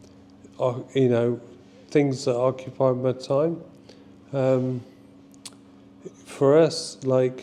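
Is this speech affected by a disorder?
Yes: motor neurone disease (ALS); progressing quickly.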